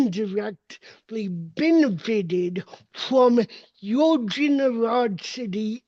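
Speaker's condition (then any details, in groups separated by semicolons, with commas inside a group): Cerebral palsy; uses walker and wheelchair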